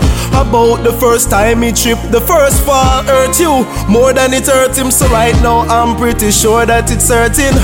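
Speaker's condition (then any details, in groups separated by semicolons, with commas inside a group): No condition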